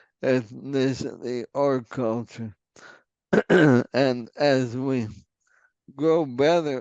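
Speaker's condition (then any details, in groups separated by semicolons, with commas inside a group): ALS; onset left hand weakness, then right hand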